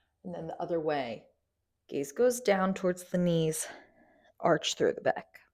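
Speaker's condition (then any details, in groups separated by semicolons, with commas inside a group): No condition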